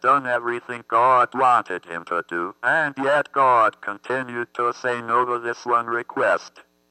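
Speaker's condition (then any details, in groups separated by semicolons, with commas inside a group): Athetoid cerebral palsy; communication box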